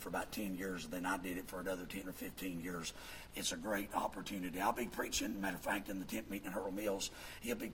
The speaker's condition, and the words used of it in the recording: Vocal cord paralysis. I apologize for my voice.